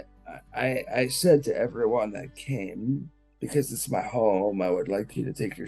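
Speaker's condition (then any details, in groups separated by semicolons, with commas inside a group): Cerebral palsy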